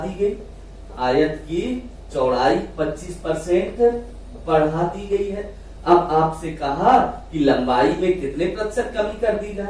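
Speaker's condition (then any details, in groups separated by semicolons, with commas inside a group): No condition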